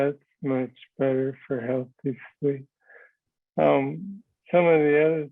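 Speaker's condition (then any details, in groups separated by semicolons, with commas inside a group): Parkinson's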